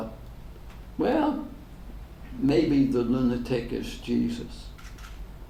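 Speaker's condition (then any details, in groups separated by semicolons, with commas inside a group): ALS; degenerative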